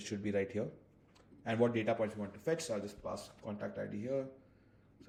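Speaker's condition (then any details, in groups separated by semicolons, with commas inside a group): No condition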